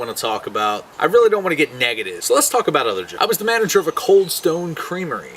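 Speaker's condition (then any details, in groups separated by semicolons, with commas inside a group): No condition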